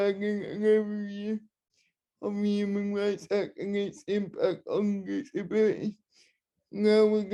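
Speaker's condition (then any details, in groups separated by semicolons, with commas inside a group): Cerebral palsy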